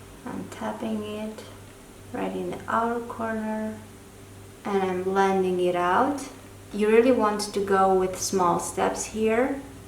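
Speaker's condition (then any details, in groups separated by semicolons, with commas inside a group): No condition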